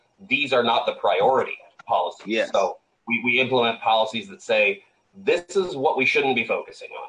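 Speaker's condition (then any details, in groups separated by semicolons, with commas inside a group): No condition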